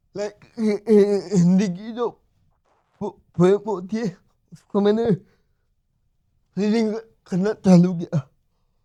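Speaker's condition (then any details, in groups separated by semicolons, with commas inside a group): Cerebral palsy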